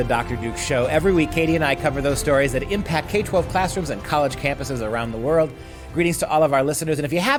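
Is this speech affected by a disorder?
No.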